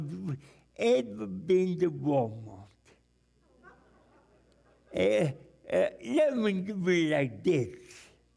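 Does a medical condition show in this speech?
Yes: cerebral palsy.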